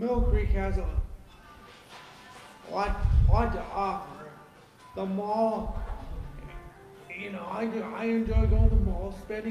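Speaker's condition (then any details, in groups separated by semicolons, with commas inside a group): Cerebral palsy; lifelong; age 58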